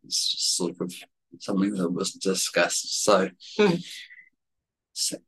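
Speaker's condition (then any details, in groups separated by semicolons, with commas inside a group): Cerebellar atrophy; said to be genetic, significant environmental component, affects speech and balance, worse when tired or stressed; speech a little worse than usual today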